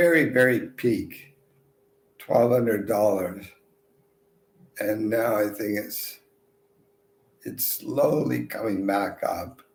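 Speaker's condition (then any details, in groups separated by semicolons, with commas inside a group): Multiple sclerosis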